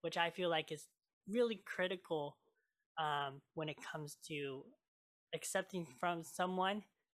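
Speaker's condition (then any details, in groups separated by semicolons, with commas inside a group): Cleft lip and palate; cleft made eating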